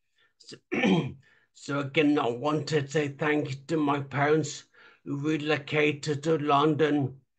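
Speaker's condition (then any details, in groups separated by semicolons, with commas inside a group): Traumatic brain injury; early tracheostomy, no speech, later virtually unintelligible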